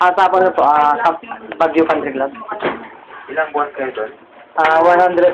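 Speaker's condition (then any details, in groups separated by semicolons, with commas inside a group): No condition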